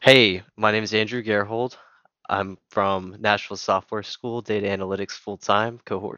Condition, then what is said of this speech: No condition.